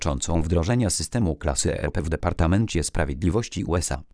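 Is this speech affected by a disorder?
No.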